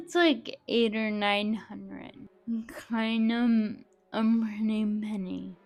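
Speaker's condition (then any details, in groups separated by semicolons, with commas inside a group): Friedreich's ataxia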